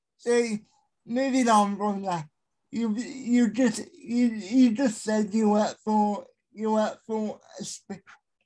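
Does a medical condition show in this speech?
Yes: spastic quadriplegic cerebral palsy; unable to walk; told would never verbally communicate, later began speaking.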